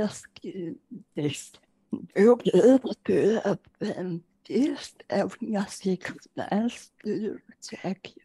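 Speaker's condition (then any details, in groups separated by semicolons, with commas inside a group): Generalized dystonia; generalized, leg weakness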